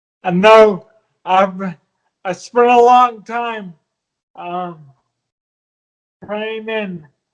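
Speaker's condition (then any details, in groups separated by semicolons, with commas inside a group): Multiple sclerosis; affects hands and balance; diagnosed about 9 years ago, walking trouble, hands close up; voice stronger after treatment, breathing laboured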